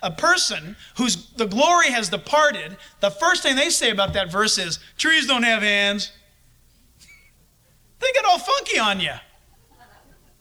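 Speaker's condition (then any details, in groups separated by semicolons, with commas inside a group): No condition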